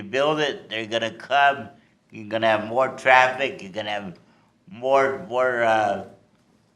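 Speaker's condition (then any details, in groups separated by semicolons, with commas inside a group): Cerebral palsy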